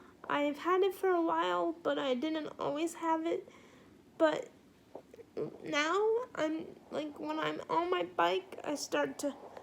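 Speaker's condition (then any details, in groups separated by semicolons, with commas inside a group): Cerebral palsy, spastic quadriplegic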